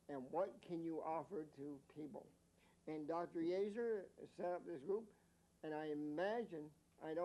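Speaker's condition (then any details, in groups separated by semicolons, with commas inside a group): Mild cerebral palsy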